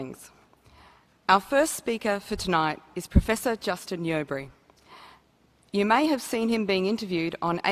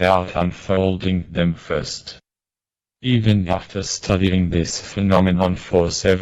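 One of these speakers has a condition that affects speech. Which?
The second: MND; breathing surgery; about three years since diagnosis; breathing impaired, required surgery, speaking through a speech-generating device.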